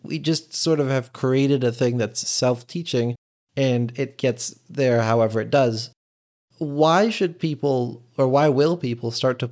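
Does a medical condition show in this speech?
No.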